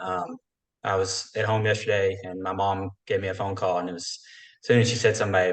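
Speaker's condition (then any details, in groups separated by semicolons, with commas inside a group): No condition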